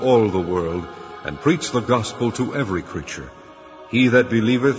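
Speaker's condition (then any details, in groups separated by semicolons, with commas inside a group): No condition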